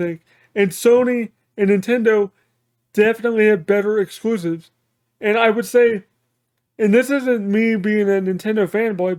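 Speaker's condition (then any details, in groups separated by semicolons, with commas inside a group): Cerebral palsy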